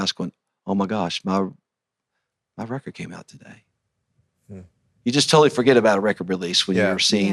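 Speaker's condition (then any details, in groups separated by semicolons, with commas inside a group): No condition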